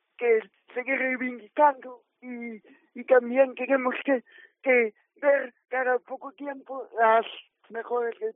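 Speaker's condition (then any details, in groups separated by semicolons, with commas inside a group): Cerebral palsy; wheelchair user for mobility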